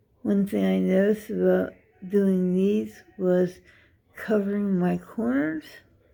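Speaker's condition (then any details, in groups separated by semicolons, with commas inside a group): Dystonia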